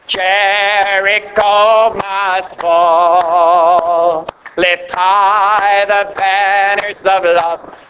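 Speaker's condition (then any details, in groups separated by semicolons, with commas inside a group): No condition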